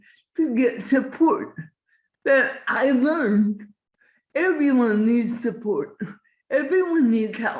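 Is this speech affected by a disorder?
Yes: cerebral palsy.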